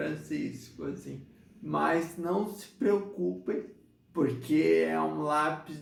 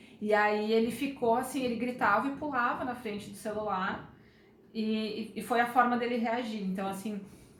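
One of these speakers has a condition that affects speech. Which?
The first: multiple sclerosis.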